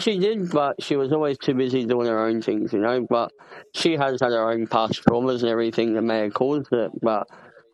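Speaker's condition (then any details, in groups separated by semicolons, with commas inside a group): Cleft palate; congenital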